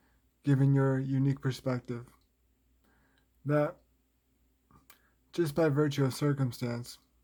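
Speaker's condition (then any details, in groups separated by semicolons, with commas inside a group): Cerebral palsy, spastic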